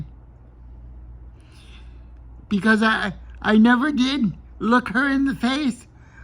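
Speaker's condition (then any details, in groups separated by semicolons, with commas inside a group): Cerebral palsy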